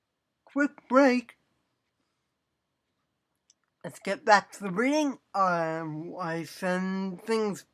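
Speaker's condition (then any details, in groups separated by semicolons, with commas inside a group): Cerebral palsy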